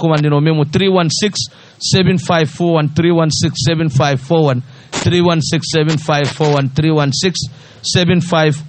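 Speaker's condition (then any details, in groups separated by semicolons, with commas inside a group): No condition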